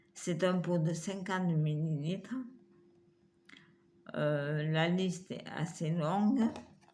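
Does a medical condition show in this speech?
Yes: multiple sclerosis.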